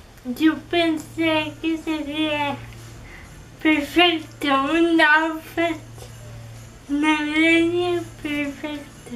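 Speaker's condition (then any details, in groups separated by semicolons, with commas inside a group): Cerebral palsy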